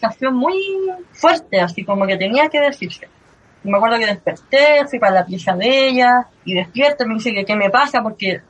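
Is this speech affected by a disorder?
Yes: cleft lip and palate; since early childhood.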